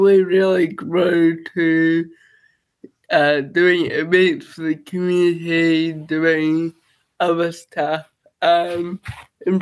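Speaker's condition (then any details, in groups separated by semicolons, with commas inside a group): Cerebral palsy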